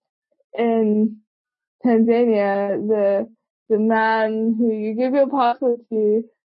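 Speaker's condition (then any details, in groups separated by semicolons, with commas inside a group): Cerebral palsy; present from birth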